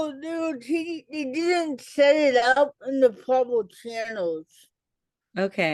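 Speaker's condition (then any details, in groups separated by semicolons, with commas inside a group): Cerebral palsy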